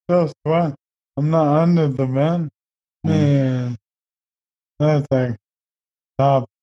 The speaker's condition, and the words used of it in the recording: ALS (motor neuron disease). A little tough for me to talk and be understood.